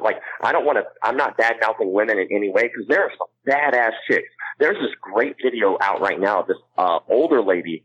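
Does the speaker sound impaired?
Yes: cleft palate; congenital cleft palate.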